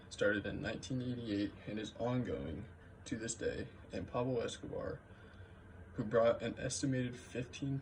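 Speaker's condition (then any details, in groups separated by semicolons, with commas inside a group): No condition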